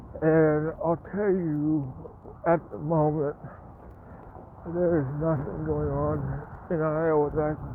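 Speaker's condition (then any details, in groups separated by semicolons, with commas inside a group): Parkinson's; speech impediment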